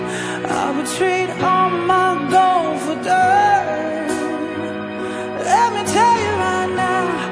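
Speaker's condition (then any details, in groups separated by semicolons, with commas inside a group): No condition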